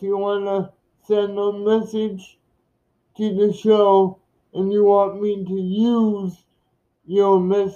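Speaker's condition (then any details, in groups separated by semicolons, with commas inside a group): Cerebral palsy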